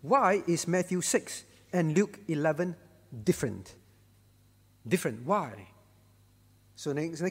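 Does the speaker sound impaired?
No.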